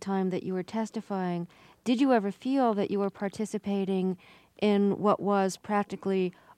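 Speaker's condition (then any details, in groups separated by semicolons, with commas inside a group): No condition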